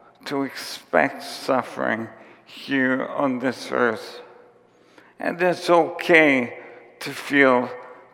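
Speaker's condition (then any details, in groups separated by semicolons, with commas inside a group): ALS; symptoms began about four years before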